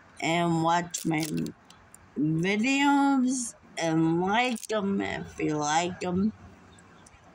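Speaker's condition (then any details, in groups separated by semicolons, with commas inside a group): Muscular dystrophy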